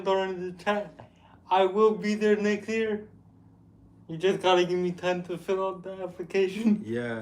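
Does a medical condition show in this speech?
Yes: cerebral palsy; with developmental delay.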